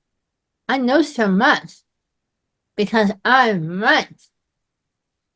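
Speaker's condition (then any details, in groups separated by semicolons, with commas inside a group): Myasthenia gravis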